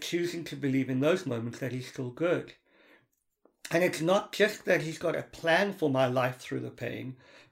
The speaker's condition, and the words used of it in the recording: Cleft palate. So my inability to hear, the hearing problems I've had, and the way I speak are the two things that I would say are the weakest things about me.